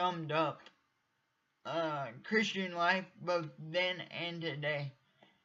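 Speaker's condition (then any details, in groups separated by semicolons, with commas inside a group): Cerebral palsy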